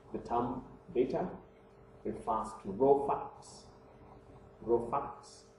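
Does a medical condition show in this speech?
No.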